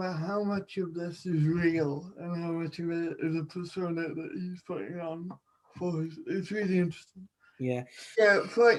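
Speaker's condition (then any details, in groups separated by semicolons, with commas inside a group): Cerebral palsy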